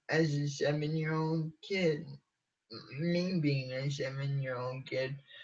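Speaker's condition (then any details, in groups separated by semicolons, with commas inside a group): Cerebral palsy; from birth, uses wheelchair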